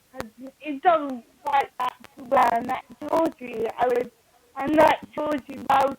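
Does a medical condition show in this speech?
Yes: cerebral palsy.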